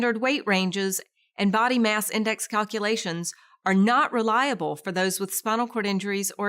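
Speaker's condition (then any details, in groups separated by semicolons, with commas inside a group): No condition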